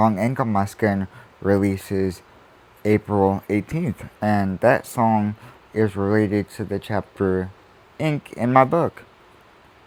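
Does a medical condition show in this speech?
Yes: cerebral palsy; spastic quadriplegic, uses wheelchair; adult, spasms, repositions in chair; sometimes stops talking due to spasm.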